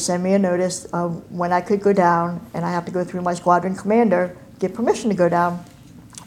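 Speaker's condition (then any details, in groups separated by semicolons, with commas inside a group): Cleft palate and cleft lip; facial reconstruction at Lackland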